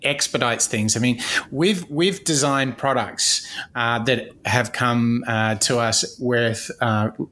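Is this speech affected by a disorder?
No.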